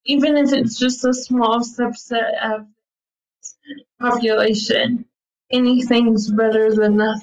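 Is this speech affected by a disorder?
Yes: ALS; attends ALS clinic.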